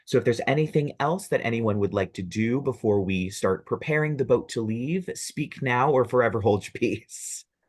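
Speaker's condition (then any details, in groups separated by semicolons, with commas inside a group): No condition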